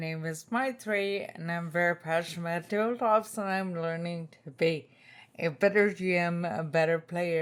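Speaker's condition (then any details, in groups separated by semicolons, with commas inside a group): Spinocerebellar ataxia type 2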